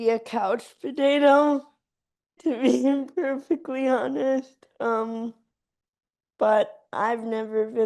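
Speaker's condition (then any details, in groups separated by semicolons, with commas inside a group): Cerebral palsy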